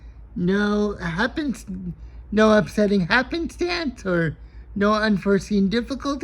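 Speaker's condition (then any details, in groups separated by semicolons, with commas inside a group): Cerebral palsy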